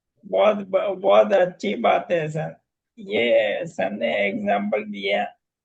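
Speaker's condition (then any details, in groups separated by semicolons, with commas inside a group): Bulbar ALS; bulbar onset; voice strong and loud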